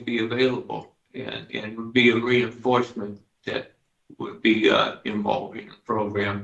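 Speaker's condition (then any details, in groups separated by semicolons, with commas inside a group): Parkinson's disease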